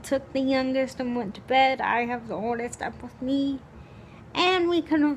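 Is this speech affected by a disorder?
Yes: cerebral palsy; chokes on some foods and drinks, sometimes forgets how to swallow.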